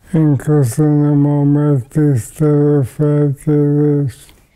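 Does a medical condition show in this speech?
Yes: ALS.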